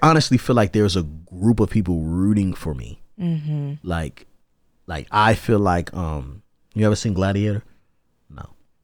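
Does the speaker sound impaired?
No.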